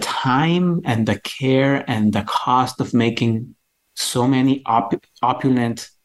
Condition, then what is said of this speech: Stuttering. I come from a history, a family of stutterers, and improvising was also always a challenge.